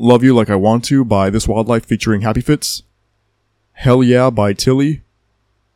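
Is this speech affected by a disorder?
No.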